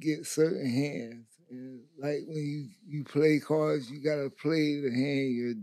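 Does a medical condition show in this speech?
Yes: stroke; stroke at 17, football hit, hydrocephalus, blocked neck artery, surgery Scottish Rite Atlanta, TBI, face transplant; babbling, uncontrollable drooling, slurred speech mother could not understand at onset, persisted after brain surgery.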